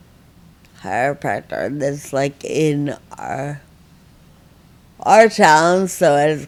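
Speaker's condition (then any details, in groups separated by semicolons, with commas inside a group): Friedreich ataxia, severe; some control of all limbs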